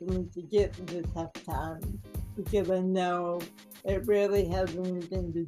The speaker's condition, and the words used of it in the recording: Cerebral palsy. Now, I do worry sometimes about my diction because I have a speech impediment.